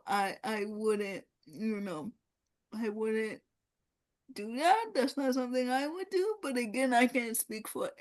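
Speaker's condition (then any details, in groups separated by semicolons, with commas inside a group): Cerebral palsy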